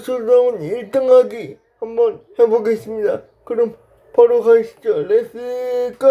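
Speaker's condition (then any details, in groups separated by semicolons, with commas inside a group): Brain lesion disability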